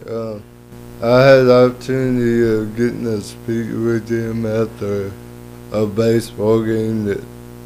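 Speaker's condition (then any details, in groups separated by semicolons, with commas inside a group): Cerebral palsy; lifelong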